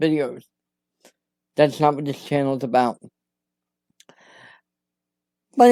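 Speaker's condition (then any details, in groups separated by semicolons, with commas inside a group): Cerebral palsy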